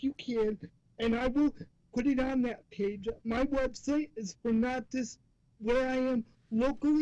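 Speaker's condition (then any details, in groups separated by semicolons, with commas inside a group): Cerebral palsy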